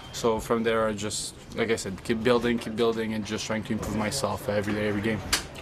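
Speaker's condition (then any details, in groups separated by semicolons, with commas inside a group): No condition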